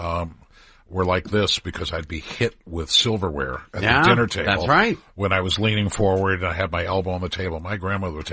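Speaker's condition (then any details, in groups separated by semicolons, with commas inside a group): No condition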